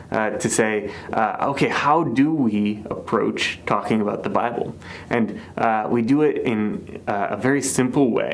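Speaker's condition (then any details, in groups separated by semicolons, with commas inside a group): No condition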